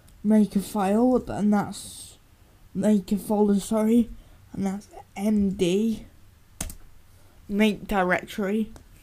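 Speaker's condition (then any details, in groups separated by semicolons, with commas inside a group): Cerebral palsy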